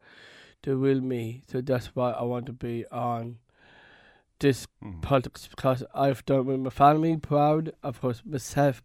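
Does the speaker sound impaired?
Yes: Down syndrome; learned to talk.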